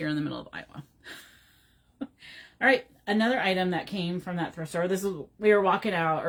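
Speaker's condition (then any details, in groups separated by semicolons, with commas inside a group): No condition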